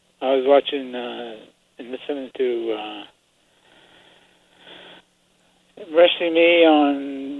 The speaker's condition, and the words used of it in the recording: Parkinson's disease. I've got Parkinson's, so it's hard for me to talk.